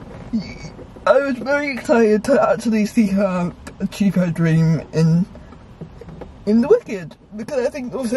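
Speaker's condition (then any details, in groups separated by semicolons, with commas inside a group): Cerebral palsy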